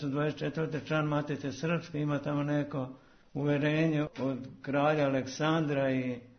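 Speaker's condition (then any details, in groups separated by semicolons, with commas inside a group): Parkinson's disease; converses normally, illness not noticeable on radio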